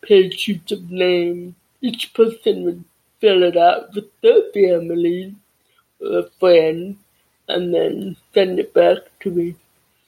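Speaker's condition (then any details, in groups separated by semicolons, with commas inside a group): Deafness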